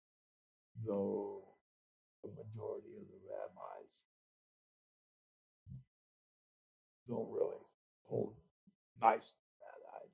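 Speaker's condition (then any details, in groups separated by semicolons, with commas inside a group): Speech impediment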